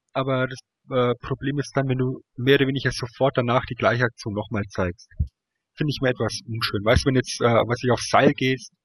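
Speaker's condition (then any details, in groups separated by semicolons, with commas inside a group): No condition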